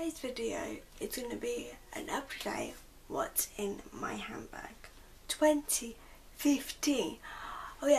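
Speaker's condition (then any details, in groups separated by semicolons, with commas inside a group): Cerebral palsy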